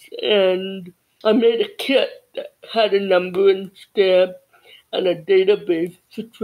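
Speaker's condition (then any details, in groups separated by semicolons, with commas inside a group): Cerebral palsy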